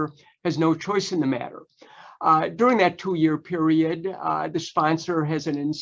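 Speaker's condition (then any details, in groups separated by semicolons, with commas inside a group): No condition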